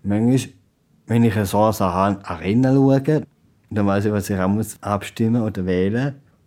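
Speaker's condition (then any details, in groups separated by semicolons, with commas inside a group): Down syndrome; age 30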